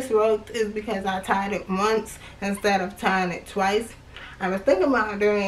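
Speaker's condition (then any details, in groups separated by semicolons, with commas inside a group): Cerebral palsy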